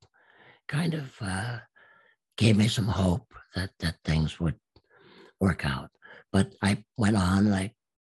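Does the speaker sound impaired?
Yes: absent vocal cords; still practices speaking.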